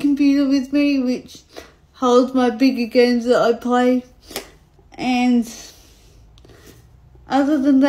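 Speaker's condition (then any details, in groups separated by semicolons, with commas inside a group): Cerebral palsy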